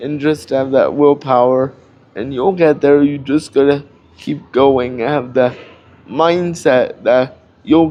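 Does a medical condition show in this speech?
Yes: cerebral palsy; cannot walk.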